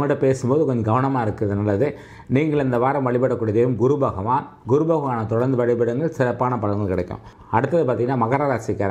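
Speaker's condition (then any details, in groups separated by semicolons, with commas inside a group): No condition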